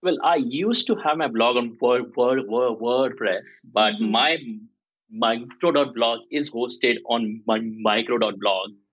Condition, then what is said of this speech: Stuttering. I just like to say I'm a person who stutters, so I may block on some words or repeat sounds.